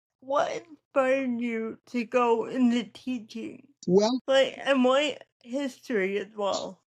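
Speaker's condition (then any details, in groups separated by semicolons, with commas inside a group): Cerebral palsy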